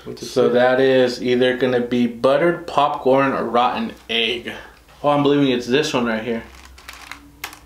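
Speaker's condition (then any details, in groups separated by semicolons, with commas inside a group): No condition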